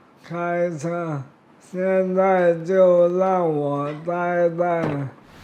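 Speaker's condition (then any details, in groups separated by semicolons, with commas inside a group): Motor neuron disease; affects speech and movement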